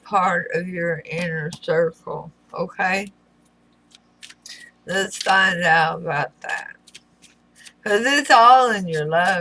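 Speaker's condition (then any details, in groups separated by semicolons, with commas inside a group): Throat cancer radiation damage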